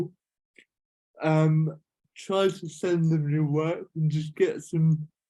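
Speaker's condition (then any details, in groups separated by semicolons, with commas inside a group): Cerebral palsy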